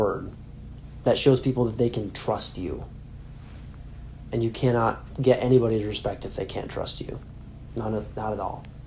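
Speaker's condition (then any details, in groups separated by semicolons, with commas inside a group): No condition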